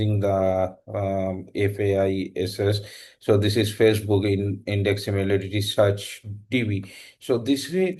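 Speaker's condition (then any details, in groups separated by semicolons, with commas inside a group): No condition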